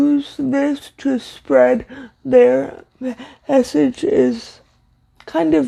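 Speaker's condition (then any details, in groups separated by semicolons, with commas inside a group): Cerebral palsy, severe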